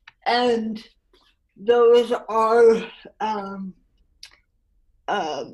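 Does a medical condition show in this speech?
Yes: cerebral palsy, tetraplegia; impediment from tongue muscle involvement, nose typing easier than voice dictation.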